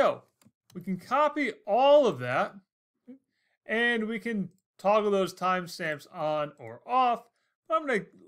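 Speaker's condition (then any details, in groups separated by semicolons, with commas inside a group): No condition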